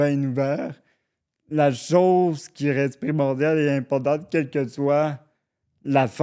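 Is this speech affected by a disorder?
Yes: cerebral palsy.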